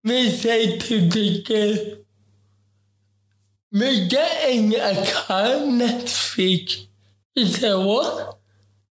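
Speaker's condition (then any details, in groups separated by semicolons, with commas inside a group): Ataxic cerebral palsy; posture and balance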